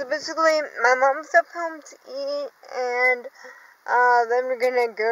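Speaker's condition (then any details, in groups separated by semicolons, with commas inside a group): Cerebral palsy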